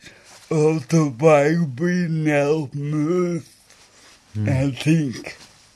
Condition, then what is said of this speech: Aphasia. I walk funny or talk funny, but my thinking is fine.